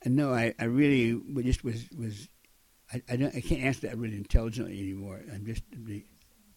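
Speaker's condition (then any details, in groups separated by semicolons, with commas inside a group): Stuttering after war injury; acquired after wartime explosion injury, four back operations, hip replacement, internal and eye injuries, long unable to walk; still not talking well; at first unable to talk, then stuttered almost completely, unintelligible then; repeated words, prolonged sounds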